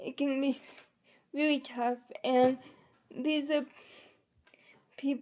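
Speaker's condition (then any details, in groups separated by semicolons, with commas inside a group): Cerebral palsy; able to articulate and speak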